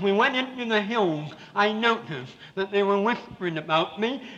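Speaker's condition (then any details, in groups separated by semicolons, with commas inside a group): Severe cleft palate with lisp; hard to understand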